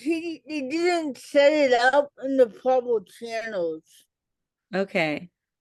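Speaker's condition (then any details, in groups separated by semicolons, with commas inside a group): Cerebral palsy; childhood speech delay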